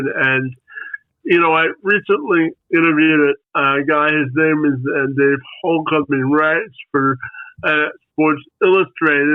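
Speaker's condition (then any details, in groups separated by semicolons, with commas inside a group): Spastic quadriplegic cerebral palsy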